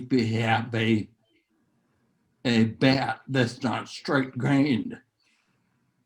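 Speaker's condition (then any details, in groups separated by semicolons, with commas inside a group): Neurological disease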